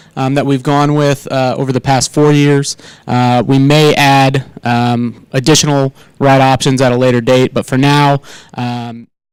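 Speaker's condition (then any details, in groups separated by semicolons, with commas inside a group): No condition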